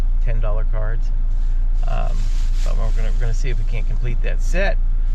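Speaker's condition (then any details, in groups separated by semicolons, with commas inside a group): No condition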